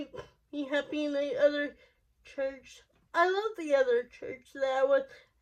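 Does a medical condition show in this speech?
Yes: cerebral palsy.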